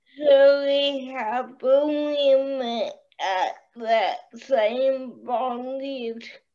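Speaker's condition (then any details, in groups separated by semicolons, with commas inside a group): Cerebral palsy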